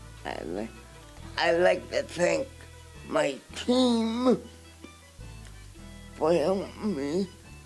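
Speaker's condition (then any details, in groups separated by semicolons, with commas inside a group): Cerebral palsy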